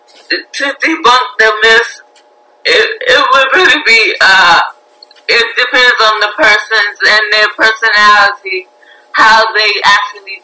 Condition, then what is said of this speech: Ataxia. Well, that's the beginning of it, stumbling when we walk, and speech impediments.